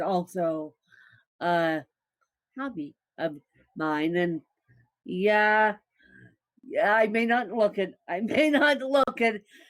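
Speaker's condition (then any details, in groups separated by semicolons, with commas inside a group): Cerebral palsy, mixed, moderate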